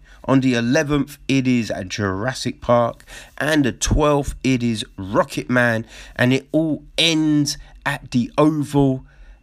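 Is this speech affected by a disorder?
No.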